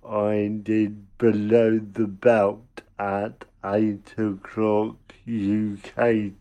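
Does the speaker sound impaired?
Yes: cerebral palsy; speech sometimes mistaken for drunkenness by strangers, host notes speaking pace.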